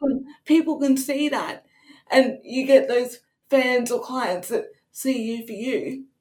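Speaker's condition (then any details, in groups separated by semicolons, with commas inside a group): Cerebral palsy; wheelchair user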